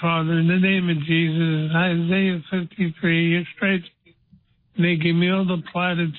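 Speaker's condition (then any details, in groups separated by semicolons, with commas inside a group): Parkinson's disease; 12 years since onset, progressively worsening; losing ability to talk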